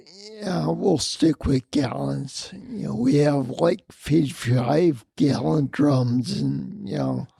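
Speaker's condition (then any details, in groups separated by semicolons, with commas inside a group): Multiple sclerosis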